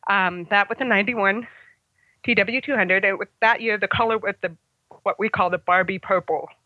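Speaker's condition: Congenital hearing loss; congenital deafness

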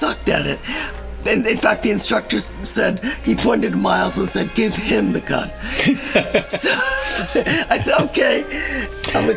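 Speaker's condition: Paralyzed vocal cord; vocal cord paralysis caused by surgeon's botched operation, former singer, lost singing voice; voice sounds like in an echo chamber, may sound as if needing cough drop

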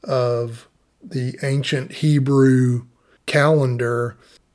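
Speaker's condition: No condition

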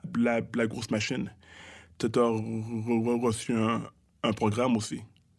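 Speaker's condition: Stuttering; stutters in conversation, fluent when rapping, strings syllables together very fast without stopping or tripping; repeated sounds

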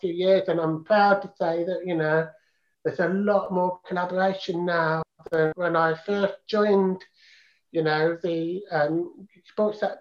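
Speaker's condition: Profound deafness, congenital profound deafness; hears speech sounds better with implant, combines lip reading and listening, needs video, not phone

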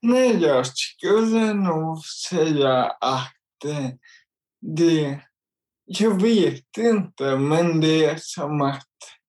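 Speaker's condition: Cerebral palsy; involuntary jerks

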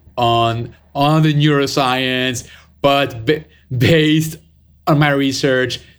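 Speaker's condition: Stutter; lifelong stutter, born with pretty severe stutter, avoided speaking for more than 25 years; has a stutter, stutters in six languages, gives talks and stand-up comedy; can sing without stuttering; repeated sounds, blocks

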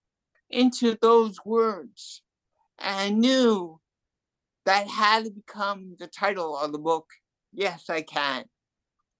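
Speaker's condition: Cerebral palsy and hearing loss; adult

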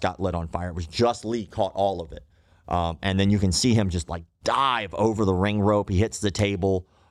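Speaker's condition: Cleft lip and palate

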